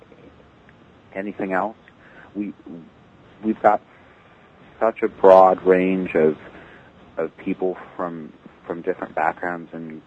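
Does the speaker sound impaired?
Yes: stuttering; lifelong stuttering; stutters openly, including at work, mostly not avoiding stuttering; here repeated sounds, repeated words.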